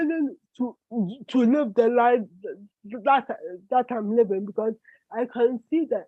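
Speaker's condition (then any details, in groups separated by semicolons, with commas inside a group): Cerebral palsy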